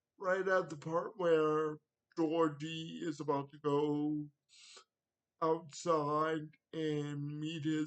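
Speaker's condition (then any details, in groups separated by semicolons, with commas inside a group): Cerebral palsy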